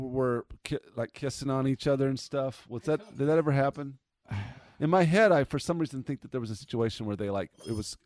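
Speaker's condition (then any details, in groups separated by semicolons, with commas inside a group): No condition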